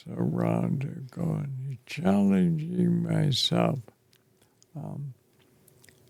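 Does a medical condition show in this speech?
Yes: ALS; affects chest and throat.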